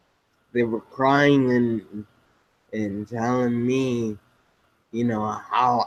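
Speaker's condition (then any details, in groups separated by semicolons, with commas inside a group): Spinocerebellar ataxia type 7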